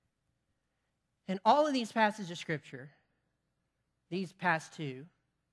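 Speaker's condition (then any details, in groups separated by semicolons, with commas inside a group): No condition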